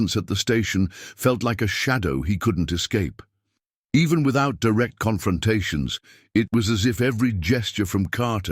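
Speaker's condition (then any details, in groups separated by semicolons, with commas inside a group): No condition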